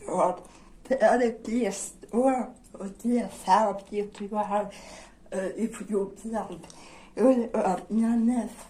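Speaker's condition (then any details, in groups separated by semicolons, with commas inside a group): Dystonia; generalized dystonia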